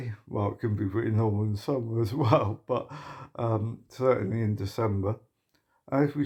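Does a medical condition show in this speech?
Yes: motor neuron disease; progressive muscle wasting whole body, exoskeleton legs; speech deteriorated, words missing or mispronounced, worse when tired.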